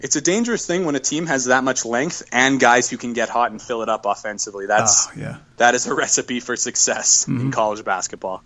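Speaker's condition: No condition

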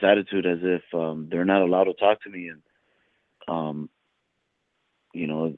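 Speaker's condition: No condition

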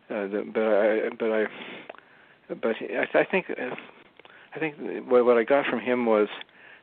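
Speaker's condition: Parkinson's disease; some years before recording

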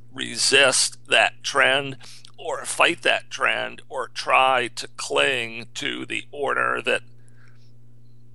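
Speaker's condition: Spasmodic dysphonia; sore throat

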